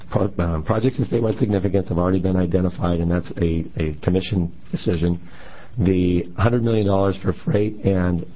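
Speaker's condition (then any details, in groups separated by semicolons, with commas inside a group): No condition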